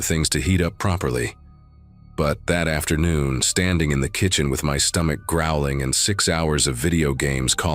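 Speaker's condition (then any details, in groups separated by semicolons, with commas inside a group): No condition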